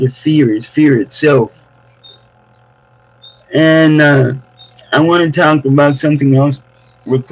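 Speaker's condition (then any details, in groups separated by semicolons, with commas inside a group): Cerebral palsy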